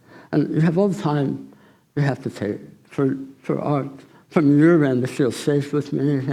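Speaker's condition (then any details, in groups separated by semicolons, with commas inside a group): Tongue cancer surgery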